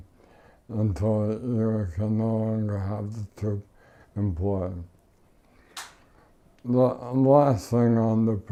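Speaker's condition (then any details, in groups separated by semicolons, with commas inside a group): ALS; tracheotomy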